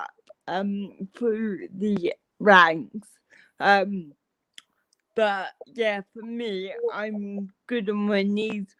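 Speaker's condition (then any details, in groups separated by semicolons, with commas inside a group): Cerebral palsy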